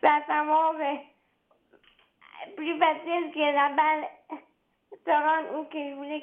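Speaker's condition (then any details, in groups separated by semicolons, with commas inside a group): Cerebral palsy; since birth, wheelchair user since birth, needs care from a helper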